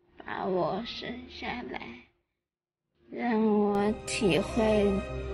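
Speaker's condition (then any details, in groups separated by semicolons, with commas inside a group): Hereditary cerebellar ataxia; inherited, confirmed by gene testing; 14 years since onset, rapid worsening, lower body largely paralyzed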